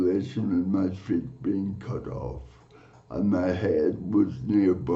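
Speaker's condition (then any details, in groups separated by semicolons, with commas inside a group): Cerebral palsy; from birth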